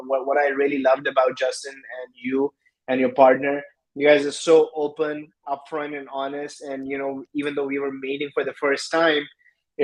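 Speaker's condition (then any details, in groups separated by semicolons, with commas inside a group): No condition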